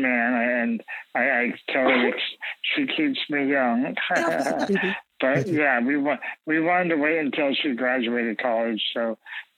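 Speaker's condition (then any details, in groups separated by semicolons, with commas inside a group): Spinal muscular atrophy type 2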